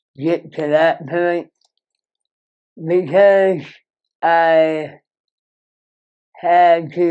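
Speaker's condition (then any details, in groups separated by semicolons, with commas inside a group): Moebius syndrome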